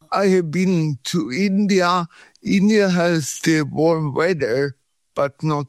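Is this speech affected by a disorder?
Yes: cerebral palsy; from birth, no breathing first 40 minutes at birth, feet opposite of Charlie Chaplin, body shaking 40 years; muscle cramps and pain from shaking, cramp free after 5 days in Thailand, pain back within 3 days in Sweden.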